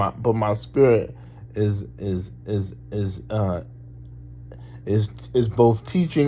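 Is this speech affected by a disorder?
Yes: cerebral palsy; talks very well.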